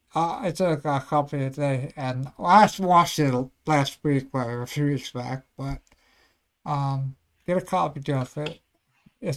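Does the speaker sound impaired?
Yes: cerebellar ataxia; not a walker; slurs a bit, voice affected a little, may need to repeat himself.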